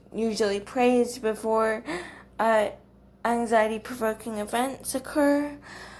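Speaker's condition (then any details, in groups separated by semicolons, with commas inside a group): Cerebral palsy, athetoid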